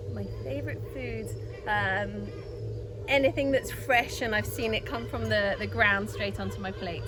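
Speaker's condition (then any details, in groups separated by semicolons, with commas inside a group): No condition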